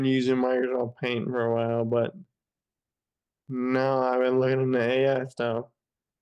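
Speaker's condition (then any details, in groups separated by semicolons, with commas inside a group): Friedreich's ataxia; earlier shortness of breath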